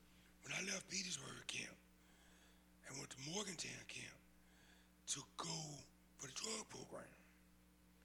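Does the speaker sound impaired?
Yes: throat cancer; past throat cancer, throat treated while in federal prison camp; audible throat issues, noticeable to listeners.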